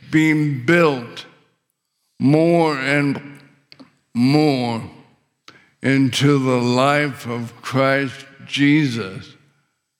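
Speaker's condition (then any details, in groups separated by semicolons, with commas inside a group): ALS; muscles falling apart throughout body, swallowing difficulty; very little physical function, paralysis expected within a year or two, later breathing muscle failure expected; struggles with swallowing, choked seriously on saliva, windpipe tightened, couldn't breathe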